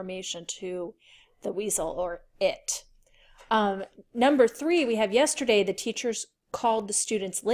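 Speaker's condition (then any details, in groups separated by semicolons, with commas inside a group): No condition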